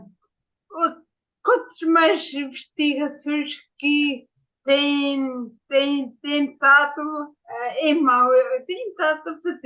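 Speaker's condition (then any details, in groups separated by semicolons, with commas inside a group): Ataxia after brain injury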